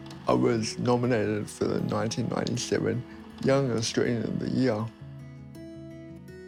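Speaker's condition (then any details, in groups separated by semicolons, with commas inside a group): Cerebral palsy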